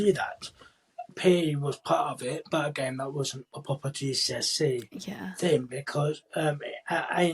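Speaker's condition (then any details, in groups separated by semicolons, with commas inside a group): Cerebral palsy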